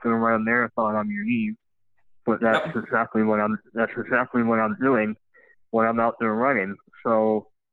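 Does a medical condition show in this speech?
Yes: cleft lip and palate; speech impediment, harder for new people to understand at first.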